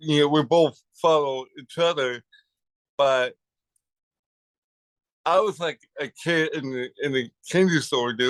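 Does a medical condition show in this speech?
Yes: cerebral palsy.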